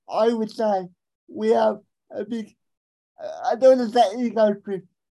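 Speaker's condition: Cerebral palsy; able to communicate

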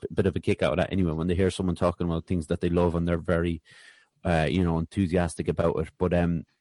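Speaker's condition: No condition

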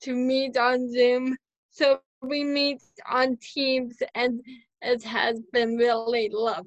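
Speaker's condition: Cerebral palsy; mild spastic quadriplegic

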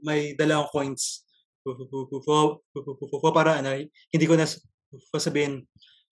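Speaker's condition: Stuttering; stutter since early childhood, noticed on entering grade school; broken, choppy non-fluent speech, dreads answering strangers like jeepney drivers, public communication affected; repeated sounds, blocks

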